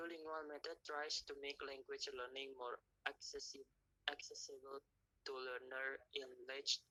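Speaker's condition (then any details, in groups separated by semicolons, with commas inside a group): No condition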